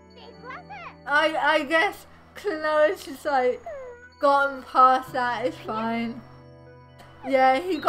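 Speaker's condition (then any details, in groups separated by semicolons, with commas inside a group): Cerebral palsy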